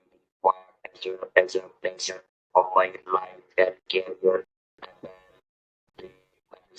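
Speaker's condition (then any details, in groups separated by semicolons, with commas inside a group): Throat cancer, electrolarynx user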